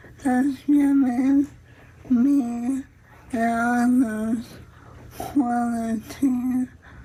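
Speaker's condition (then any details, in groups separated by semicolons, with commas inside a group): ALS; fasciculations, severe muscle cramps; diagnosed at age 30, outlived prognosis, walks independently; still able to speak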